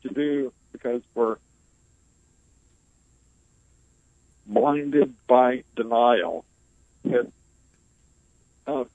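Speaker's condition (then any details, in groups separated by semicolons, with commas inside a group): ALS; diagnosed nearly 20 years ago; able to speak and communicate clearly, slower pace, communicating takes more time due to ventilator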